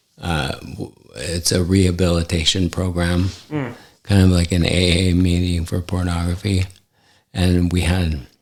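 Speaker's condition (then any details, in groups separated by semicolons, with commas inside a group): ALS; affects hand function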